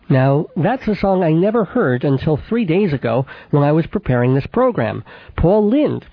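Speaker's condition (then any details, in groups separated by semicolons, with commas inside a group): Cleft palate with lisp; therapy with Mrs. Adler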